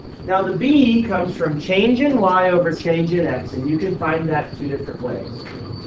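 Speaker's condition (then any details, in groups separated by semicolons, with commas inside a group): No condition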